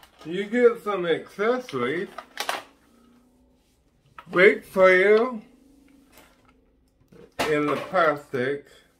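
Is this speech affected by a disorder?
Yes: ataxic cerebral palsy.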